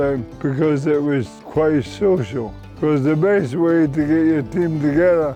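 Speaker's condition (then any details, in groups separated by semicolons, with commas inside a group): Motor neurone disease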